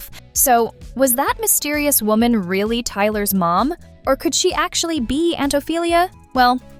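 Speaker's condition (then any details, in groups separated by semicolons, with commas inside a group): No condition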